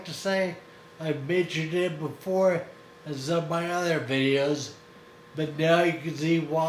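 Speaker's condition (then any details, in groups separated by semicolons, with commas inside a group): Friedreich's ataxia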